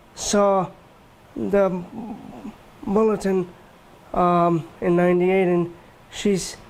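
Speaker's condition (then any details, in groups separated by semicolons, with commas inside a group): Cerebral palsy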